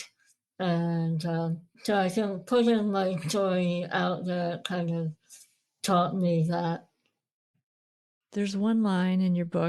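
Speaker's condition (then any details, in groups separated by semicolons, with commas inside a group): Moebius syndrome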